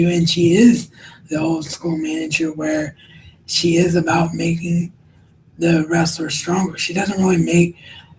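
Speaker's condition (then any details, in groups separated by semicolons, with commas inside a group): Cerebral palsy; wheelchair bound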